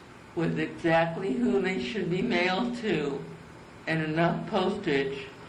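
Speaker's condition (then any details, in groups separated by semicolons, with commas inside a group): Cerebral palsy; from birth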